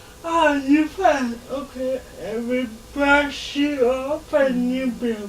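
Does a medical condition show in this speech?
Yes: cerebral palsy; able to speak.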